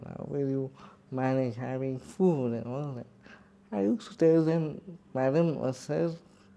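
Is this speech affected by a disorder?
Yes: cerebral palsy.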